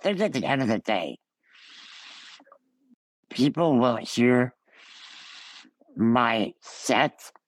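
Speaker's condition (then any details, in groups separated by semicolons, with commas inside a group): Ullrich congenital muscular dystrophy; Ullrich found at 25 by DNA test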